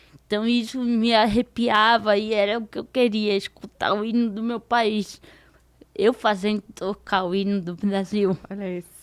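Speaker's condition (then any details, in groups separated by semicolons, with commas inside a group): Cerebral palsy; diparetic form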